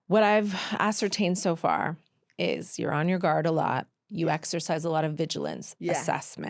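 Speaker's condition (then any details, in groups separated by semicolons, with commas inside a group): No condition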